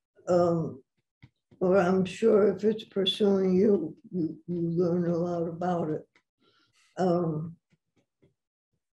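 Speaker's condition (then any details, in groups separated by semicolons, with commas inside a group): Parkinson's; about six years since onset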